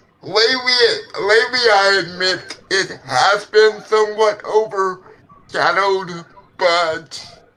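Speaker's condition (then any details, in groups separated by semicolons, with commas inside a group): Cerebral palsy; legs affected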